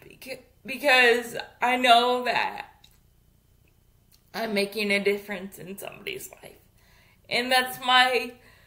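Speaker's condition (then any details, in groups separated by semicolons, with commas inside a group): Cerebral palsy; infant ventilator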